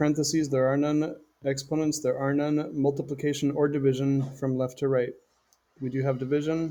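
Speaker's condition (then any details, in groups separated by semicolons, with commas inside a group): No condition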